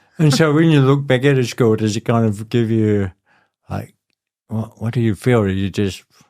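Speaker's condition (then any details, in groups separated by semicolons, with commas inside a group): Cerebral palsy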